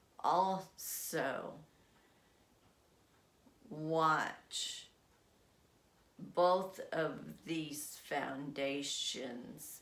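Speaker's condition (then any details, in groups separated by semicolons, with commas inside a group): Essential tremor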